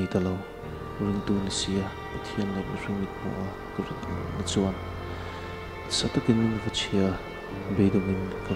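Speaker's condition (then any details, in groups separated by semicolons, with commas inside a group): No condition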